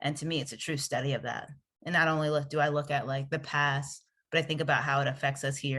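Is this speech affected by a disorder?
No.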